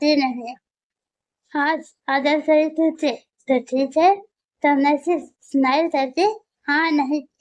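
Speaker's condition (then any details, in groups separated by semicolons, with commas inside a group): Muscular dystrophy; wheelchair user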